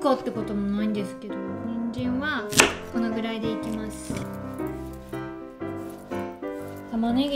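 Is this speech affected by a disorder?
No.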